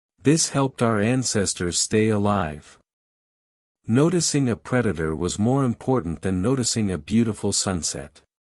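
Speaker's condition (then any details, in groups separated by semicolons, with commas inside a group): No condition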